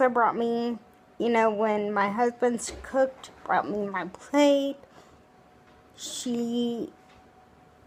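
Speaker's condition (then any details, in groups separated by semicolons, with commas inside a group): Cerebral palsy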